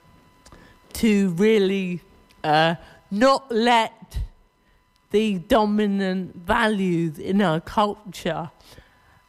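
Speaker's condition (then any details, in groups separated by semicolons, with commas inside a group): Cerebral palsy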